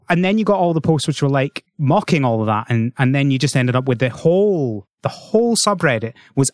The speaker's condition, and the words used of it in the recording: None; typical speech.